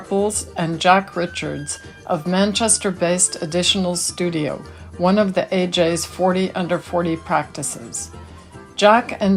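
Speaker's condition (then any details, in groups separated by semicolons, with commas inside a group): No condition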